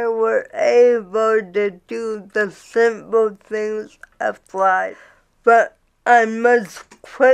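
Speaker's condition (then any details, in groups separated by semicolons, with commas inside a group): Cerebral palsy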